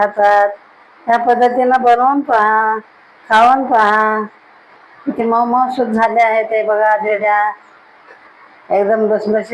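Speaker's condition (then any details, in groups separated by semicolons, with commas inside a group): No condition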